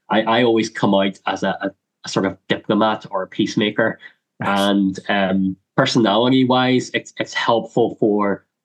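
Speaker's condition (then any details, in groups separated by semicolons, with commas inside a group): Cleft lip and palate; congenital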